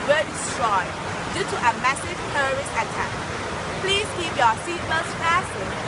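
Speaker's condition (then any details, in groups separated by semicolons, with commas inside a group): No condition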